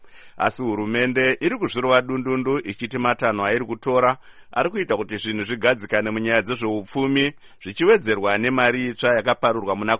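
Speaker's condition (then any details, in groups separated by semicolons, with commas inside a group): No condition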